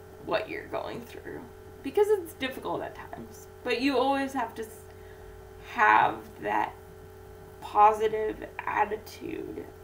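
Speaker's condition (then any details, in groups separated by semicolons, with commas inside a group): Cerebral palsy; caused by infant stroke, many surgeries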